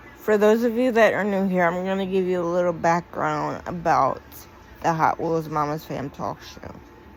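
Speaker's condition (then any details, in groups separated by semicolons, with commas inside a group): Cerebral palsy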